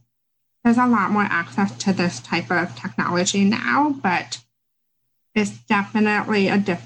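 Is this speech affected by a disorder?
Yes: deafness; reads lips, wears cochlear implants; cannot hear anything when implants are off; had speech therapy.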